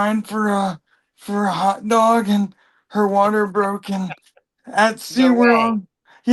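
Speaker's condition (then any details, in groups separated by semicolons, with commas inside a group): Cerebral palsy; from birth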